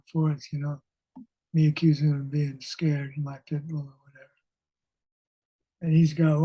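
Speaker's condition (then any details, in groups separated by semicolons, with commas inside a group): Parkinson's disease; lost former character voice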